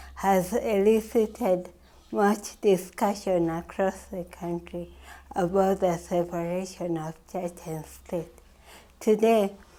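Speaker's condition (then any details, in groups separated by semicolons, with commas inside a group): Cerebral palsy; from birth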